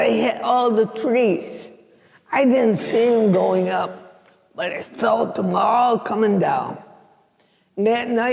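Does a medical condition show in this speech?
Yes: cerebral palsy; affects walking and speech.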